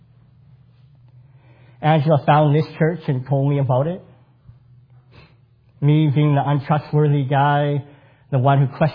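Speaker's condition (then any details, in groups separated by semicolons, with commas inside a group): Cleft palate; congenital cleft palate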